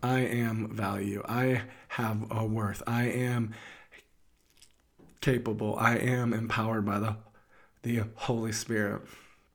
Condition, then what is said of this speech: Stuttering. Like, yo, I'm a stutterer, and I'm communicating to you.